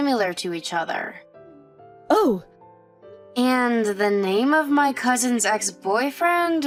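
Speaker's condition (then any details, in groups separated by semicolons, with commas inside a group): No condition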